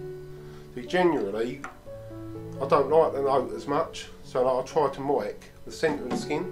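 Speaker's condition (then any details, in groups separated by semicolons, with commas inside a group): No condition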